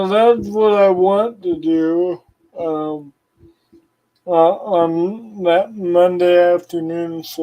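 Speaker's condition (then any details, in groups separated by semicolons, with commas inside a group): Cerebral palsy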